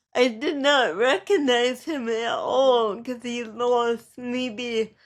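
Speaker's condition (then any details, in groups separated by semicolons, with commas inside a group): Cerebral palsy; speaks differently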